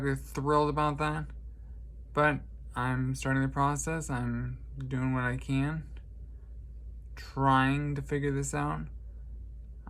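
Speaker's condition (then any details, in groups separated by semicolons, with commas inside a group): Traumatic brain injury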